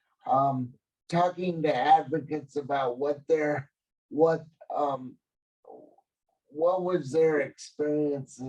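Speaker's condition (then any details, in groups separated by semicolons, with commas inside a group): Cerebral palsy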